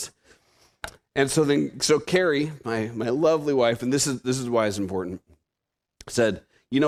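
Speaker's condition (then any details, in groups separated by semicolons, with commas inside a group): No condition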